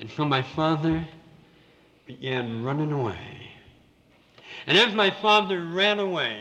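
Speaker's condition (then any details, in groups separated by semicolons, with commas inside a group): Severe cleft palate with lisp; congenital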